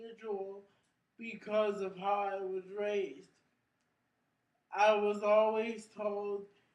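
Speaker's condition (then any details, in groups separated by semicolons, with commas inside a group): Cerebral palsy; brain injury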